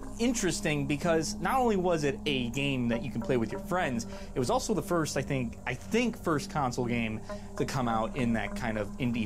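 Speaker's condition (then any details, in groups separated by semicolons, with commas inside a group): No condition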